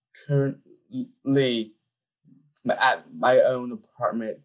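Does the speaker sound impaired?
Yes: Down syndrome; called very articulate by host, gave TEDx talk, runs public speaking business.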